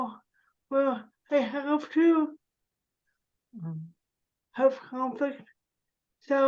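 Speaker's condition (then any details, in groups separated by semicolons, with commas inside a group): Cerebral palsy, spastic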